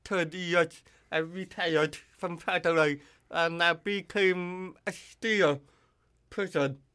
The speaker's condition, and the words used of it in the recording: Deafness. So sometimes my voice gets really distorted if I'm trying to scream at the full volume